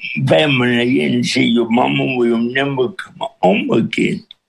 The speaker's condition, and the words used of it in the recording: Cerebral palsy. God allowed me to be born with cerebral palsy, with a speech impediment,